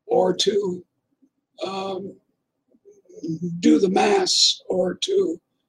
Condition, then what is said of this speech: Stuttering. You see that, like Joe Biden, I have a stutter.